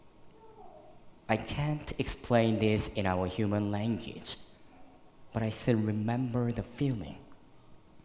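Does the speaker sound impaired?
Yes: cleft lip and palate; congenital, very severe, born in Korea.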